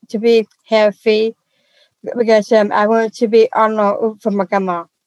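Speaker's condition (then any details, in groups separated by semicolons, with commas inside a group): Down syndrome; congenital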